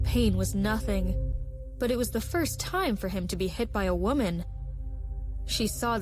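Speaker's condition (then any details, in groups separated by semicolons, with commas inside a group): No condition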